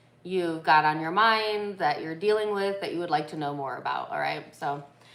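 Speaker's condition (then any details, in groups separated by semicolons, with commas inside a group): No condition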